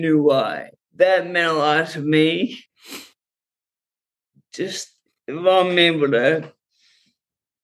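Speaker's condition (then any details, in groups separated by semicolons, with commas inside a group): Friedreich's ataxia; sleep; ataxia worse when not well-rested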